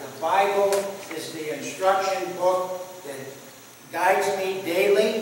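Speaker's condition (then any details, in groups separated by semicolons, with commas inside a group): No condition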